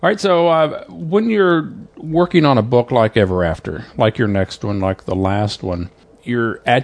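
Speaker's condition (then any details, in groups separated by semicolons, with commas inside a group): No condition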